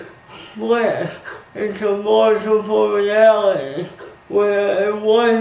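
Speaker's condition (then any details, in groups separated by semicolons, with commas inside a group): Speech impairment after birth surgery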